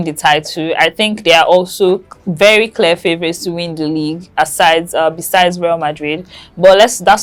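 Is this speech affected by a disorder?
No.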